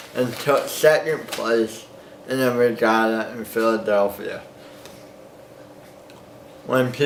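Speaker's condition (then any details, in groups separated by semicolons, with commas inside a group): Cerebral palsy; slow speech, slight impediment, understandable, tongue botox ineffective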